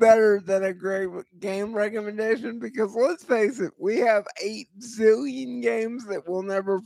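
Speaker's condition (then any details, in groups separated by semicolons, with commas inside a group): Cerebral palsy; voice always shot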